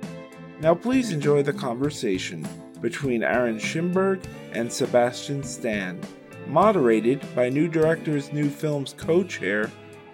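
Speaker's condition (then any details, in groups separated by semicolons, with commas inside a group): No condition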